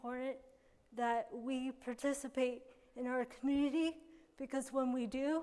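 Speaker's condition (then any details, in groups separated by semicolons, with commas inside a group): Cerebral palsy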